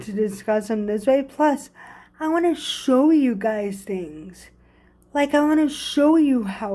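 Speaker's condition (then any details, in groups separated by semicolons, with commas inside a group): Cerebral palsy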